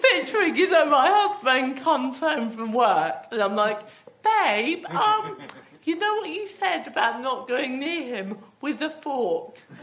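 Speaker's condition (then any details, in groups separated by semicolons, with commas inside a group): Athetoid cerebral palsy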